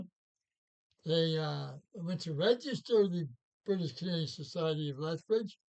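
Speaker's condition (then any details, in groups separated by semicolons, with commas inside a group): Parkinson's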